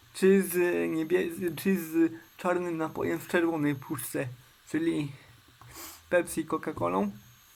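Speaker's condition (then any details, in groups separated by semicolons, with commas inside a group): Cerebral palsy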